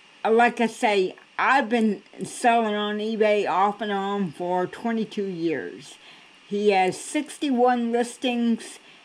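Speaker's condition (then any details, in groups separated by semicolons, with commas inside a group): Cerebral palsy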